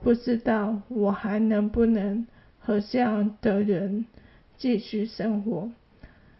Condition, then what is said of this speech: ALS (motor neuron disease). 我说话速度变慢，声音变小，我不但不能再去健身房，也因为体力差，去不了长时班。